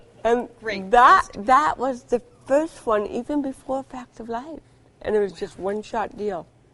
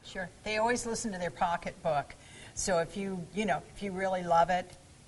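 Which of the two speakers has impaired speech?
The first: cerebral palsy; present from birth, cervical spinal surgery C1 to C7, titanium neck; Botox dependent, recovering from surgery.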